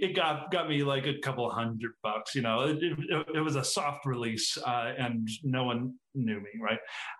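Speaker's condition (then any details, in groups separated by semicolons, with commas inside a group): Stuttering; lifelong genetic stutter, onset early childhood, weekly speech therapy kindergarten to ninth grade, then dismissed; well controlled, hides stutter well, occasional very stuttery days, rarely stutters when performing magic; words sometimes don't come out as intended or when intended; repeated sounds, repeated words, prolonged sounds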